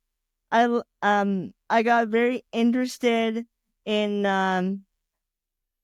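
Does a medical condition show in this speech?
Yes: cerebral palsy.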